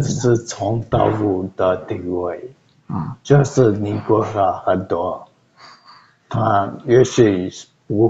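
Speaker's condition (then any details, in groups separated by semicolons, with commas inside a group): Cerebellar atrophy; sudden onset; in rehabilitation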